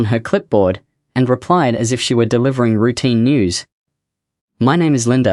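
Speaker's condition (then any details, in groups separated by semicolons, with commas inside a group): No condition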